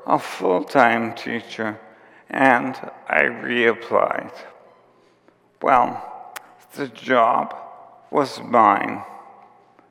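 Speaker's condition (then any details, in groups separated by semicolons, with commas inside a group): ALS; onset with tiredness and clumsiness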